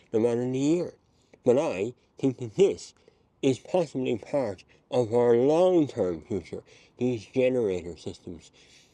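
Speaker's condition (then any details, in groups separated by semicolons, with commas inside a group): Mouth cancer; speech changed by cancer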